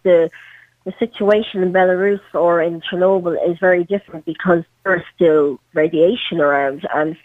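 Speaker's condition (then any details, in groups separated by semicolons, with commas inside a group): Cleft palate; congenital, parental Chernobyl radiation, premature birth, over 20 surgeries, webbed legs, amputation, prosthetic limb since 12; all needed treatments received in Ireland, fully active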